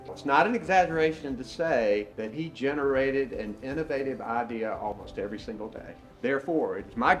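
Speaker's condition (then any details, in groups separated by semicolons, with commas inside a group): No condition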